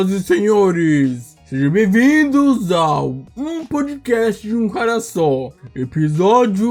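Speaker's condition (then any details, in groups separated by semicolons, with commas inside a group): Cerebral palsy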